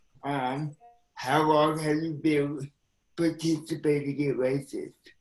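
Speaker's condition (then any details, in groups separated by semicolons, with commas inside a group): Cerebral palsy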